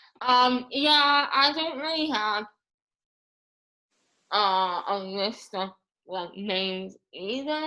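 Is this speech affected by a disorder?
Yes: Moebius syndrome; paralyzed tongue.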